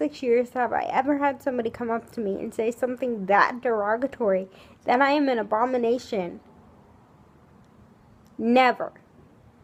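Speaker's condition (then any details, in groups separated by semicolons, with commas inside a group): Cerebral palsy, spastic, severe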